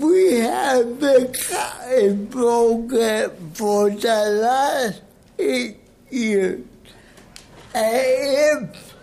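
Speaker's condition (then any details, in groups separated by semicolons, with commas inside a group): Cerebral palsy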